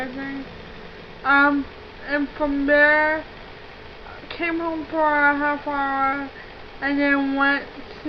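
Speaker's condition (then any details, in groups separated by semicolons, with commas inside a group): Cerebral palsy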